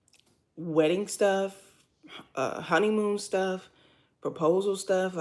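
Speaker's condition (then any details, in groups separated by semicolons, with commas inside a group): No condition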